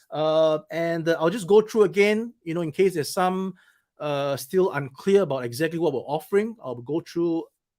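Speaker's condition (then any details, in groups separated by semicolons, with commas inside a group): No condition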